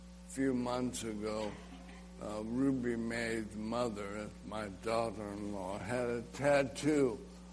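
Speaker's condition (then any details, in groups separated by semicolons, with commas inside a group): ALS; Lou Gehrig's)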